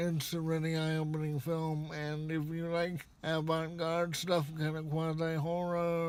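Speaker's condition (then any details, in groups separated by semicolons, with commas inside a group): Cerebral palsy, severe; spastic type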